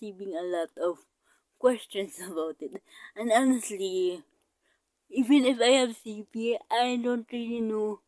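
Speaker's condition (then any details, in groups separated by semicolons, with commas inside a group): Cerebral palsy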